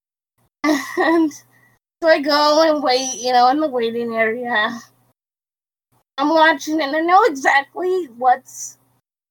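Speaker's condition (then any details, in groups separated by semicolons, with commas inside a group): Cerebral palsy; diagnosed about age one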